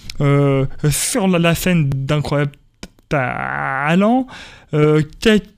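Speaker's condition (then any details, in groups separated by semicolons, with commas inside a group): Stuttering; stuttering since early childhood at school, speech therapy helped, told elimination almost impossible; age 28, lives with stuttering and accepts it; stuttering persists, described by him as an accent; repeated words, prolonged sounds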